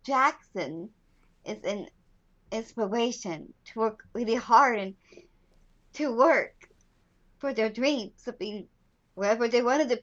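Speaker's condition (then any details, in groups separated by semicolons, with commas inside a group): Down syndrome; lifelong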